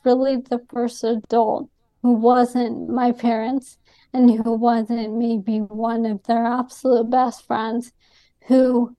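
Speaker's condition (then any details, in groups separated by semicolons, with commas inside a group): ALS; diagnosed within about past year, on the one approved ALS medication since diagnosis, symptom-directed treatments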